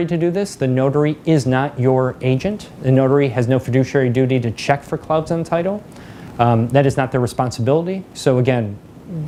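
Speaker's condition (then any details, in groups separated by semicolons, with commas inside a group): No condition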